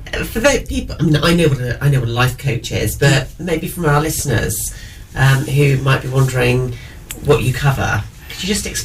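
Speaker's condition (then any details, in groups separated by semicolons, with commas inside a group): No condition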